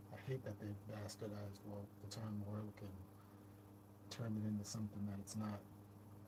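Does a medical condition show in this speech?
No.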